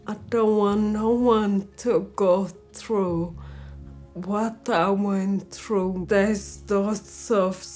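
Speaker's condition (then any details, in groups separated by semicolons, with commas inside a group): Brain injury; acquired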